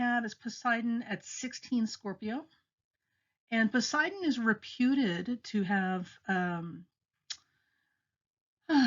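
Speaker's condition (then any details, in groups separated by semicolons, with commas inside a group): No condition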